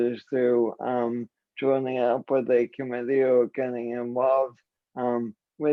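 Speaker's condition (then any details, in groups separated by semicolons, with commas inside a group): ALS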